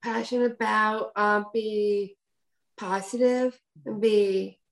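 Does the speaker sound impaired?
Yes: Down syndrome.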